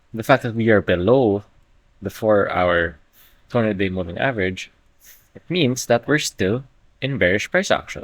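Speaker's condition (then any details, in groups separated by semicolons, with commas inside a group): No condition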